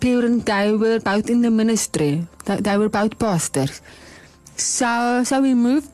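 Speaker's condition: Hearing loss; learned early to speak like hearing person, mother bonita drew out language, not natural

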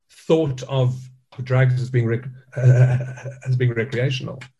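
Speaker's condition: Stuttering; stuttering since childhood, still present in adulthood; still lives with speech impediment, speaks to stage audiences, jokes about stutter built into dialogue; childhood word avoidance when ordering food, fear of speaking to new people and audiences; prolonged sounds

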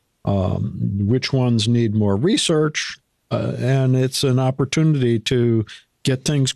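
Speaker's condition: No condition

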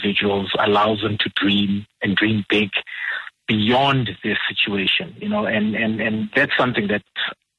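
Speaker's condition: No condition

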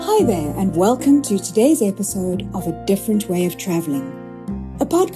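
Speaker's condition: No condition

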